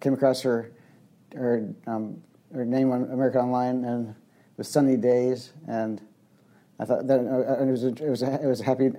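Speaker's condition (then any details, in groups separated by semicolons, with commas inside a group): Young onset Parkinson's disease; many fillers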